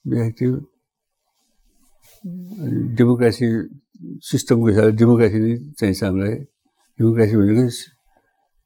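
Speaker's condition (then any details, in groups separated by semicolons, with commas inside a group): Parkinson's disease; slurred, jumbled speech, sometimes hard to understand, sometimes sounds fine, dry mouth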